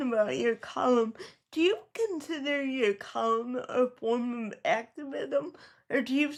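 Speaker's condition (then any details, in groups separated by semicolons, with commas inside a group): Cerebral palsy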